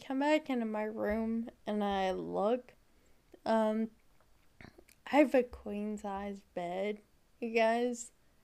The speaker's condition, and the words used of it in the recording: Ataxia. It makes me spit when I talk or laugh.